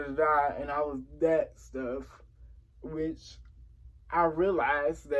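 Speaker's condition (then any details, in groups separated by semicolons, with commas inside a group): Cerebral palsy; since early childhood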